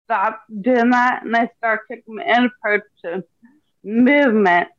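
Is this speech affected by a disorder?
Yes: ataxia; stroke during benign brainstem tumor surgery at 26, right side numb, wheelchair one year; had speech, physical and occupational therapy.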